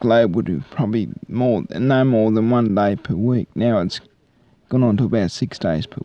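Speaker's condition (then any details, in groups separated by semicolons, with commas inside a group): Cerebral palsy; cerebral palsy from birth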